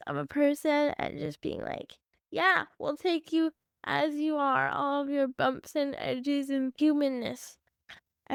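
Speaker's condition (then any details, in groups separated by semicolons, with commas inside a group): Cerebral palsy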